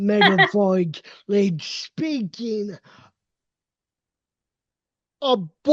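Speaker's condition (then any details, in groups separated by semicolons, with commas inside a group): Cerebral palsy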